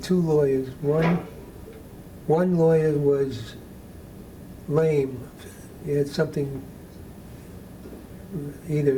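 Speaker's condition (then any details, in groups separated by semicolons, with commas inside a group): Parkinson's disease; very poor memory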